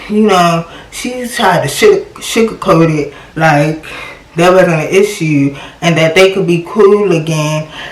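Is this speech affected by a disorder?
Yes: cerebral palsy.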